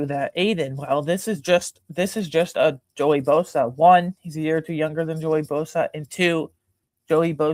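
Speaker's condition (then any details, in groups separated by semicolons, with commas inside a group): No condition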